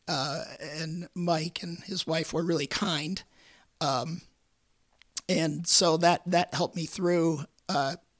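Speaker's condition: Repeated vocal cord surgery; Hodgkin's lymphoma diagnosed at age 36

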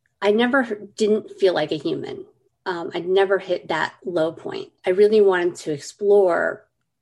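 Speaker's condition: Cleft lip and palate; 25 surgeries for cleft lip and palate

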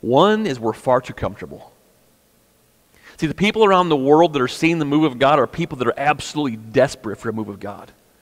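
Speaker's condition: No condition

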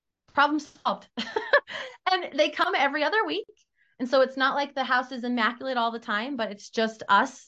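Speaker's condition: No condition

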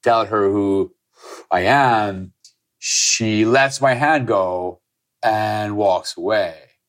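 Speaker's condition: Stutter; stutter since early childhood, disfluency noticed by mother by age two, severe growing up; still stutters, past McGuire program speech therapy with breathing technique, mall exercise talking to hundred strangers; audible stutter, part-word repetitions, worse when anxious, stutters in six languages; prolonged sounds

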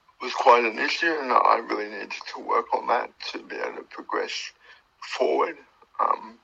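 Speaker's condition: Cerebral palsy; born two months premature

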